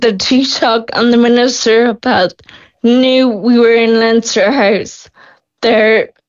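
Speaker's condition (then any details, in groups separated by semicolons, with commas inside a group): Friedreich's ataxia; progressive, wheelchair user, transfers need hands-on support of two people, mobility declining; not yet on Skyclarys (Biogen), in 20s; speech declining, swallowing declining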